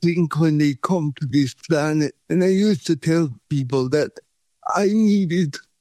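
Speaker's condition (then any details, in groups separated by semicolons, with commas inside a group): Cerebral palsy; pain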